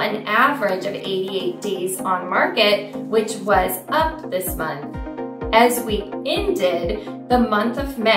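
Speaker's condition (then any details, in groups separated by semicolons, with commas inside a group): No condition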